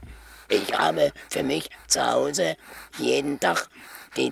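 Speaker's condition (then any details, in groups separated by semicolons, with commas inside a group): Total laryngectomy, total laryngectomy; esophageal and valve speech; total laryngectomy many years ago, fitted tracheal cannula epithesis, narrowed trachea treated surgically and with blocked cannula; two voices, valve voice and esophageal ructus speech, different technique and melody, tires like hoarseness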